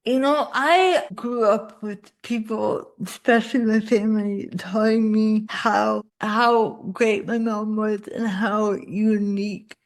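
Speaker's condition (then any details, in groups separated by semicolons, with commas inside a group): Cerebral palsy; spasticity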